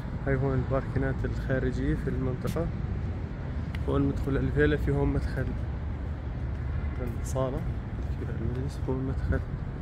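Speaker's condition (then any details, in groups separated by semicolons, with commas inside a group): No condition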